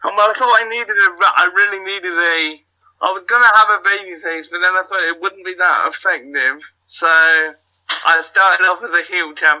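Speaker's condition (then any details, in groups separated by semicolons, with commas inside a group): Cerebral palsy; wheelchair user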